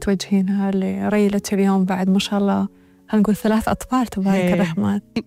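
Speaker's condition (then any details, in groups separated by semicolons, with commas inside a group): No condition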